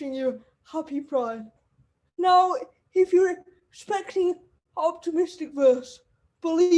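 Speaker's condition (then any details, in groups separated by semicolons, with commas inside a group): Cerebral palsy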